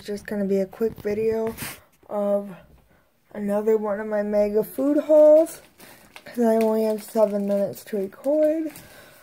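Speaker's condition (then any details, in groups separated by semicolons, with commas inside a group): Cerebral palsy; both hands affected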